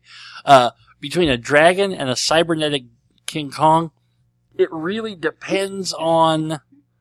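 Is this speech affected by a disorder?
Yes: cleft lip and palate; treated as a baby.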